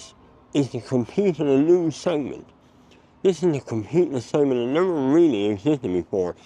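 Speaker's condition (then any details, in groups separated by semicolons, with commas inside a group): Mouth cancer surgery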